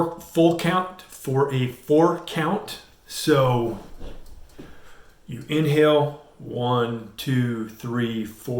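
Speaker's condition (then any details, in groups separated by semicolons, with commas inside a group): No condition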